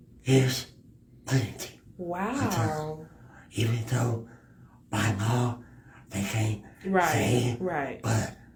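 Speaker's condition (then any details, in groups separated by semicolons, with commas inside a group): Cerebral palsy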